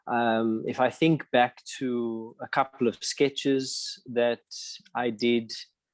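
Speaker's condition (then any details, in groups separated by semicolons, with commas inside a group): No condition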